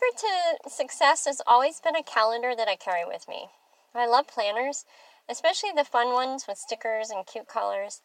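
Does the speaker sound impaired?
Yes: bilateral cleft lip and palate; congenital; without partial air escapes to nasal passage, mushy unclear speech, could not roll r's, now improved.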